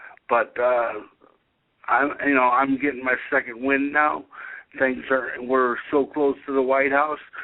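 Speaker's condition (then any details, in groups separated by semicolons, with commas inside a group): Cerebral palsy; able to speak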